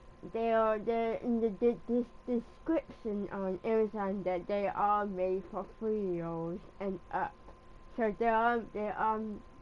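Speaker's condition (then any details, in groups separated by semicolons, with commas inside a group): Cerebral palsy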